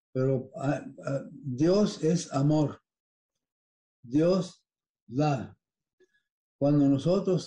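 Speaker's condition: Parkinson's disease; no tremor

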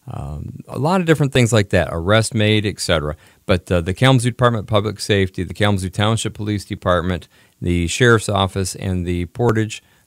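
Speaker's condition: No condition

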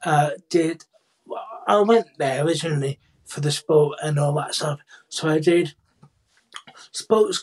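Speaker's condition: Cerebral palsy, profound hearing loss

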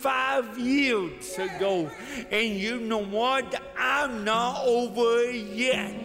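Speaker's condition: Cerebral palsy, severe; speech impediment, talks funny, distinctive rhythm of delivery, understandable once listener adjusts

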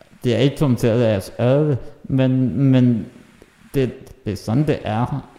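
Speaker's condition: Muscular dystrophy (muskelsvind); recessive

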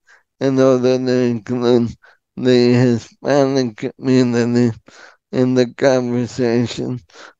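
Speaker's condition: ALS; frequent throat clearing

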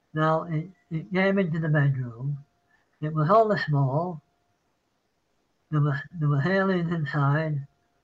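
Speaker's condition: Parkinson's; citing Parkinson's

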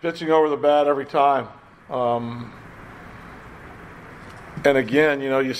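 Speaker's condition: No condition

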